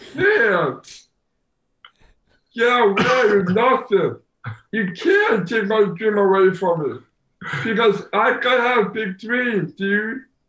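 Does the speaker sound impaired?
Yes: Down syndrome; low muscle tone, poor balance, slow reaction time, slow learning, four major ear surgeries around age 18.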